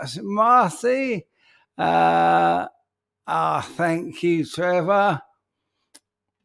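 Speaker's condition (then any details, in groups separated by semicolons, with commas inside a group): ALS; speech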